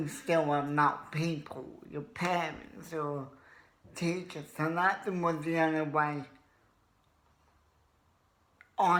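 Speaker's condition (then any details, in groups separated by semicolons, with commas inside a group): Cerebral palsy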